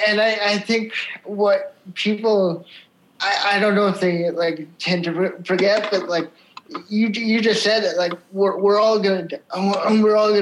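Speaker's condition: Cerebral palsy; from birth, wheelchair user

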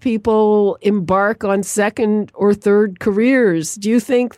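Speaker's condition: No condition

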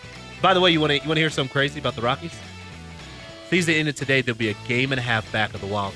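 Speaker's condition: No condition

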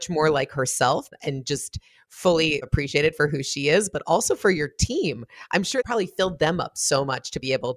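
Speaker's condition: No condition

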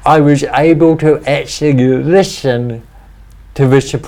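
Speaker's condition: Cerebral palsy; wheelchairs

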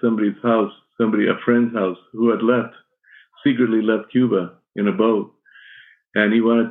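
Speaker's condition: Parkinson's; shaky voice, may stumble on words

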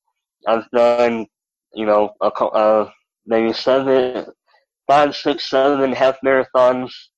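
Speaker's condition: Cleft lip and palate; double amputee

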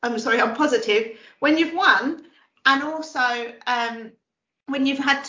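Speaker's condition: No condition

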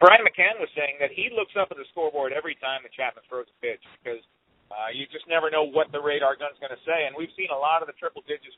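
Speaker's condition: No condition

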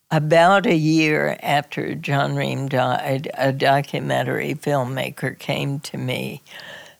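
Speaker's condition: Spasmodic dysphonia; in Portland

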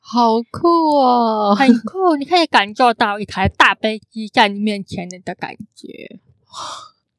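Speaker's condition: Congenital hearing impairment; can sound sing-song

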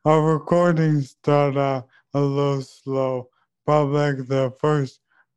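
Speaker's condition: ALS; 2 years since diagnosis

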